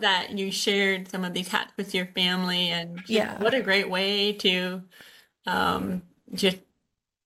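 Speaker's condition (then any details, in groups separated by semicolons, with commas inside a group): Usher syndrome, born deaf; no balance issues, uses hearing aids, signs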